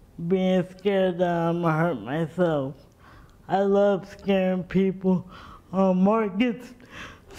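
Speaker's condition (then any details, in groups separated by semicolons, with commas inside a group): Cerebral palsy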